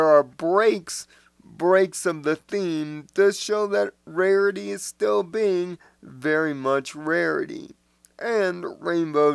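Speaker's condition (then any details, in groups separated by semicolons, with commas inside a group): Cerebral palsy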